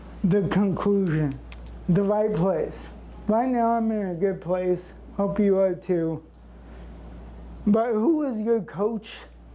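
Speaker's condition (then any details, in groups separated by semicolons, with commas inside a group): Cerebral palsy; since birth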